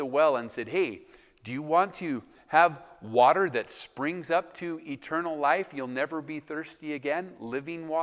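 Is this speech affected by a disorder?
No.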